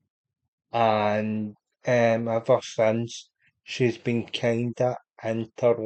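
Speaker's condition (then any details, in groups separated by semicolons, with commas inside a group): Cerebral palsy; unable to walk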